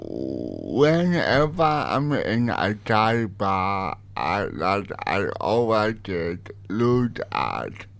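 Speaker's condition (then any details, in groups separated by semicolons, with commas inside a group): Cerebral palsy; interview combines own voice with audio typed on Lightwriter communication device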